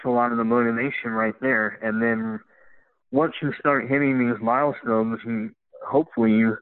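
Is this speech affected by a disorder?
Yes: cleft lip and palate; congenital, extreme leg deformities, many leg operations, full-time wheelchair at 13, bilateral above-knee amputation at 14; speech impediment, harder for new people to understand at first.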